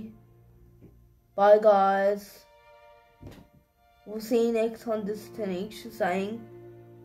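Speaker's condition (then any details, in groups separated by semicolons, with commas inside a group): Cerebral palsy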